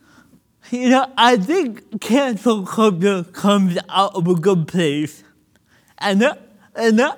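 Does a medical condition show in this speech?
Yes: cerebral palsy; speaking a little difficult, more difficult when nervous, listeners may need to rewind.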